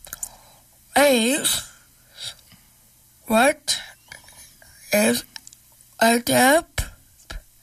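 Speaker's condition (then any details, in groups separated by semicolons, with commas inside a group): Down syndrome; long-standing problems with talking; problems with talking a lot, present right now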